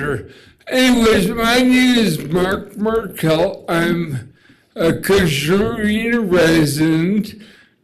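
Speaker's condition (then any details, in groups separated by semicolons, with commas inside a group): Traumatic brain injury; car crash, ejected from vehicle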